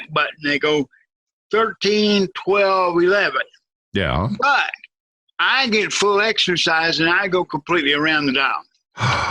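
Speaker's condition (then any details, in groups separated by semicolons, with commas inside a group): Cerebral palsy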